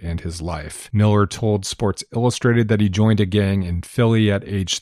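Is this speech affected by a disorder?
No.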